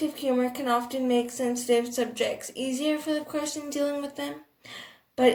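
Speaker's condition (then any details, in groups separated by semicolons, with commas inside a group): Cerebral palsy, athetoid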